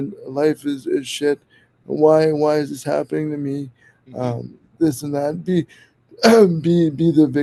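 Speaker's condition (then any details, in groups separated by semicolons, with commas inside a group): Cerebral palsy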